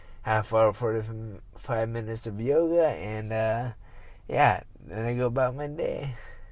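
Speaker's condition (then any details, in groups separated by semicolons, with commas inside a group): Traumatic brain injury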